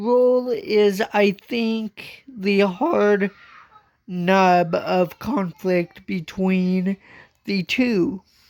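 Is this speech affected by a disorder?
Yes: cerebral palsy.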